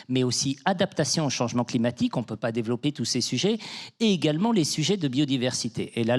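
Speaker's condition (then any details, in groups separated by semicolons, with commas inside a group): No condition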